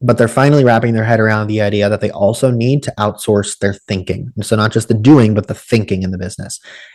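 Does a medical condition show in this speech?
No.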